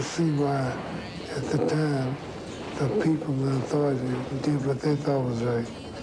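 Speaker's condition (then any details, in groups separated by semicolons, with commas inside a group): Parkinson's syndrome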